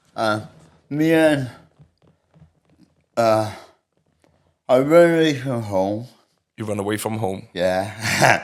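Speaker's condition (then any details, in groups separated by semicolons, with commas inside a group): Medication-induced speech impediment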